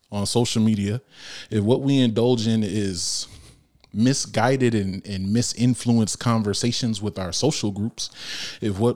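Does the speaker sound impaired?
No.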